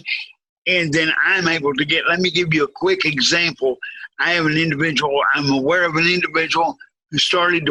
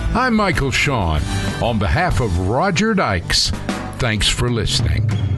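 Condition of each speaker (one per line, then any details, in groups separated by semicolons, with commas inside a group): Cerebral palsy; from birth, quadriplegic, wheelchair most of life; severely disabled, relies on caregivers
No condition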